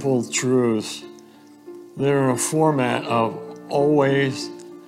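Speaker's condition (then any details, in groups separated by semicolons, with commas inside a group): ALS; no cure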